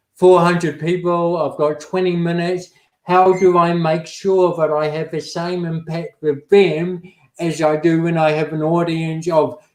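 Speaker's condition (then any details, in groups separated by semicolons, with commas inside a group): Cerebral palsy; affects speech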